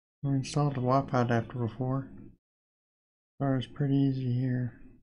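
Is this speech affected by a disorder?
Yes: Parkinson's disease.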